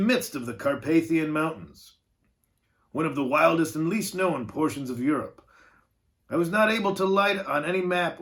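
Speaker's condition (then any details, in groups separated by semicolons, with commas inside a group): No condition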